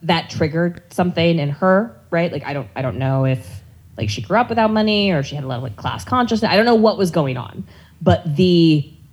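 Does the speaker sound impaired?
No.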